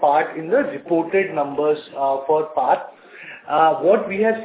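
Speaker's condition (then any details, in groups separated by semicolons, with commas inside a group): No condition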